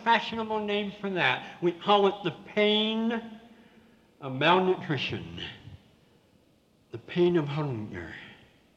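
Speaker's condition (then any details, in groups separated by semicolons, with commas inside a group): Severe cleft palate with lisp; congenital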